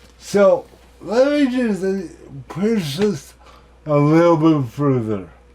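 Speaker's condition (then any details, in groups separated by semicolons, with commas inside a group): Cerebral palsy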